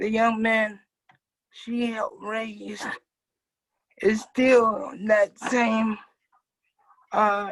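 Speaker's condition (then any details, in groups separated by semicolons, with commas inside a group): Cerebral palsy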